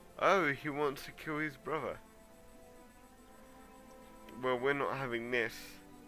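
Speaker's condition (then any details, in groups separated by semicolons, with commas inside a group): Cerebral palsy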